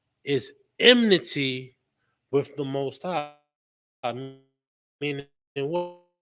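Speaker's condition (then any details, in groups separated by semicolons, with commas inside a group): No condition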